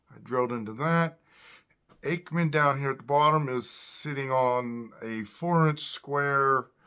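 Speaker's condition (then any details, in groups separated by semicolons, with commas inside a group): No condition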